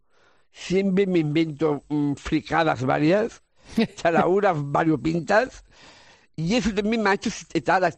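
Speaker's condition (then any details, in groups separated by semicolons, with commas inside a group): Down syndrome; congenital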